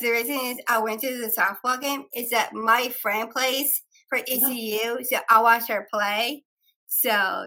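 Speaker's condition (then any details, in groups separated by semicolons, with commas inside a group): Down syndrome; three copies of 21st chromosome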